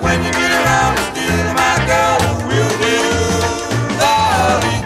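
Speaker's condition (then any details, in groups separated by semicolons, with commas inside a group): No condition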